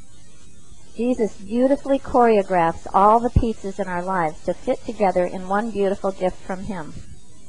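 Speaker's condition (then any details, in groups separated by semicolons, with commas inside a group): No condition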